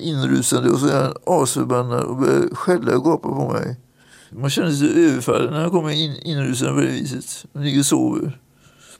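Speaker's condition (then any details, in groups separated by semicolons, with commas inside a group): Atypical Parkinson's; very rare form, onset with finger tremor, fluctuating hand movement control; sometimes unable to get out of bed, body freezes, increasingly stiff, daily strength and flexibility training; sudden slurring mid-conversation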